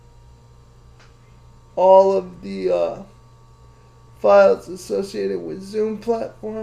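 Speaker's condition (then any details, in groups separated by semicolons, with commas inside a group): Cerebral palsy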